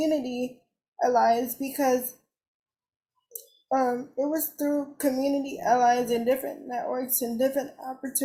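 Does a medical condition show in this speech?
Yes: cerebral palsy; uses wheelchair.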